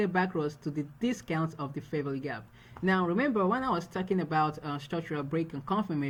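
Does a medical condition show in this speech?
No.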